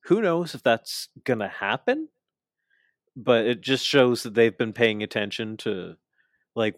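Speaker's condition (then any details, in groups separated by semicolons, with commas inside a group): No condition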